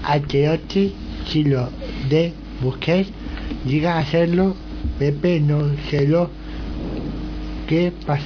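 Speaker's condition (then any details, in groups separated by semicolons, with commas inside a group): Down syndrome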